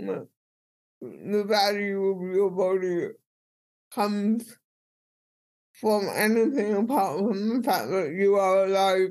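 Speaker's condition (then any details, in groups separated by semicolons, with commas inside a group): Cerebral palsy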